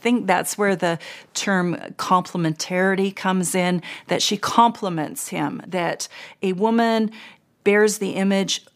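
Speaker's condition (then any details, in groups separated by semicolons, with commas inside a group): No condition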